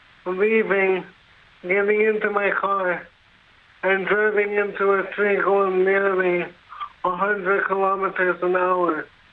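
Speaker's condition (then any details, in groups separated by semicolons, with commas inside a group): Brain injury; severe, drunk driving crash, quadriplegic; injured as teenager; speech difficulty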